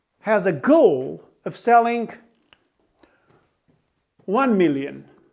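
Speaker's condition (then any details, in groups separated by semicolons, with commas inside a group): No condition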